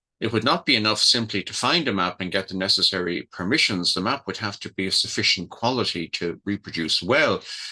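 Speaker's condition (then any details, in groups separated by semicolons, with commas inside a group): No condition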